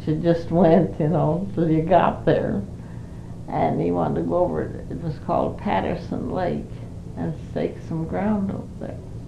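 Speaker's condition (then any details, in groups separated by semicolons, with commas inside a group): Parkinson's; Parkinson's for 5 years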